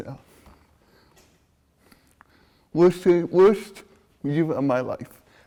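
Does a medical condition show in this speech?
Yes: cerebral palsy; from birth, motor impairment.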